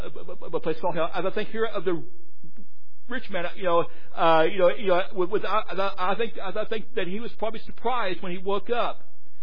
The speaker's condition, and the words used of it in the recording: Stuttering. Because normally if I'm really tired, my speech is worse.